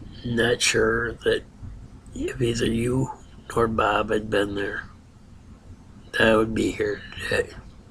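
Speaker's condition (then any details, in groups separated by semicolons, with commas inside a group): Ataxia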